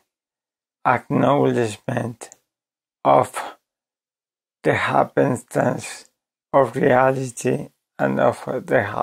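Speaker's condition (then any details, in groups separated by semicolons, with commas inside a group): ALS; voice severely damaged, hard to understand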